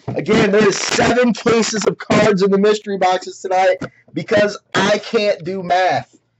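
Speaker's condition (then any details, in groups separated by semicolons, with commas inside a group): No condition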